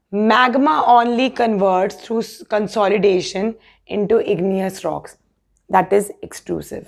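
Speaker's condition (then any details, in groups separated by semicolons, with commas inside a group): No condition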